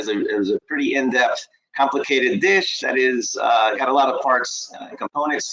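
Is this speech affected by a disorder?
No.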